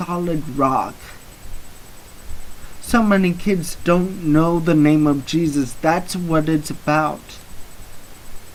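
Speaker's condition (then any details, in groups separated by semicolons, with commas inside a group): Cerebral palsy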